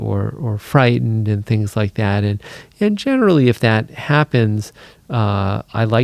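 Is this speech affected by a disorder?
No.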